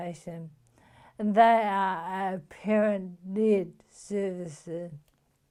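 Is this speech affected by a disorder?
Yes: motor neuron disease.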